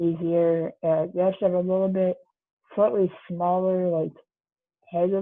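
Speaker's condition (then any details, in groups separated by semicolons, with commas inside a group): Duchenne muscular dystrophy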